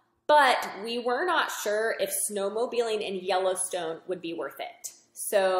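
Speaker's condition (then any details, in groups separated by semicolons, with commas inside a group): No condition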